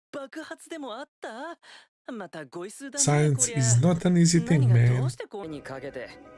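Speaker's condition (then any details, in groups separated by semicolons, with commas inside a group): No condition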